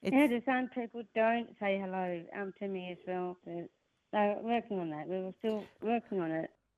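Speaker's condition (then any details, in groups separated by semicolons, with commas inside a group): Down syndrome; support person accompanies for travel; public speaker, spoke at UN in New York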